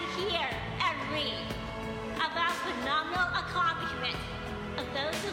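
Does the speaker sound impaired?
Yes: Down syndrome; extra chromosome, present from birth.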